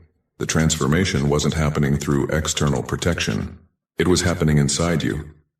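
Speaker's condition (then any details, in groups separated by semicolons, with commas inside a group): No condition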